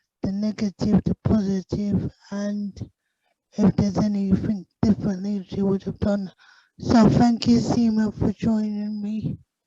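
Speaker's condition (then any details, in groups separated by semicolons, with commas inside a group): Cerebral palsy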